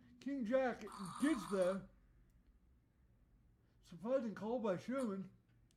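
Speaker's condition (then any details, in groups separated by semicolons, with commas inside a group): Cerebral palsy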